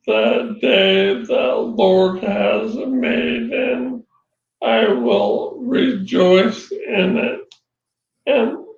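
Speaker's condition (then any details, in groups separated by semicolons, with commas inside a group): ALS; progressive, onset around age 50; about three years since diagnosis, growing weakness; voice changed early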